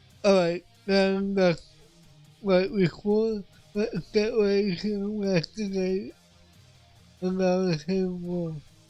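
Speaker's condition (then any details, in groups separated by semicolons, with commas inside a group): Cerebral palsy; affects voice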